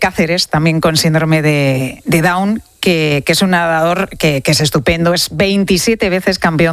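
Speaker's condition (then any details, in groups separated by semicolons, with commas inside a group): No condition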